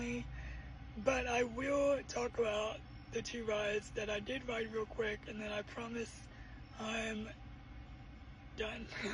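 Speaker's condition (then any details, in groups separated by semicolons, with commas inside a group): Cerebral palsy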